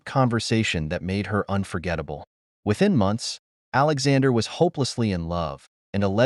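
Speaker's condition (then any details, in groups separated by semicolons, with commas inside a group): No condition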